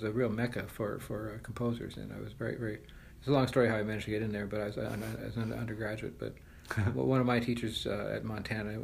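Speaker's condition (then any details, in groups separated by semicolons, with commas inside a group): Parkinson's disease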